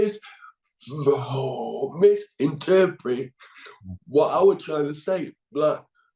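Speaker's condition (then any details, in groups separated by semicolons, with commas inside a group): Cerebral palsy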